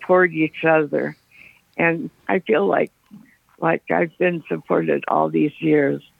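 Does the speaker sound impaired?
Yes: Parkinson's; recent onset.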